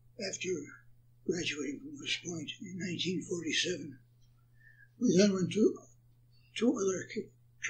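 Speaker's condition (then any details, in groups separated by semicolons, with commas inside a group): Parkinson's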